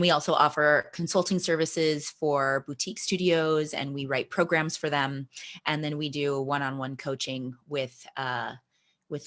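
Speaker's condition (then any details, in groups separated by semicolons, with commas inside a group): No condition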